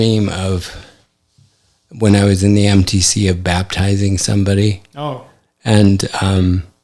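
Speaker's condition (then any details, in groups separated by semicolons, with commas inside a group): ALS; affects hand function; recently diagnosed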